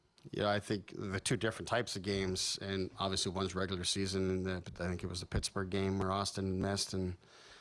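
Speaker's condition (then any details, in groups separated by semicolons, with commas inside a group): No condition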